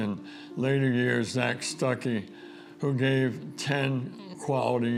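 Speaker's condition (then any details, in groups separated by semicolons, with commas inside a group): ALS; diagnosed almost two years ago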